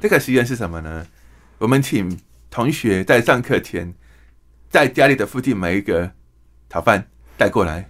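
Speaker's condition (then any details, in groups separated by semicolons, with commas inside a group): Hearing impairment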